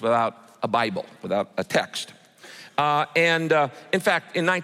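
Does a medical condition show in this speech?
No.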